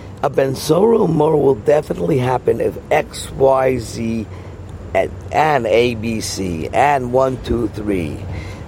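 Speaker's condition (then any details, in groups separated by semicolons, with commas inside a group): No condition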